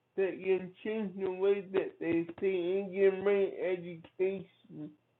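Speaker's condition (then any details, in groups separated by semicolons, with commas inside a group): Cerebral palsy; from birth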